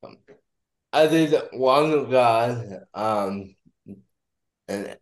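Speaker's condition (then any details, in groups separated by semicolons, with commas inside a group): Cerebral palsy; physical therapy when younger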